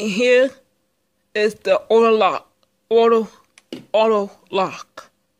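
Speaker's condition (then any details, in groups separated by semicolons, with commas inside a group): Speech impairment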